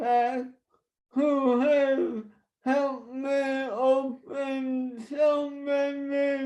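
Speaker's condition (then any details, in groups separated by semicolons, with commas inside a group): Traumatic brain injury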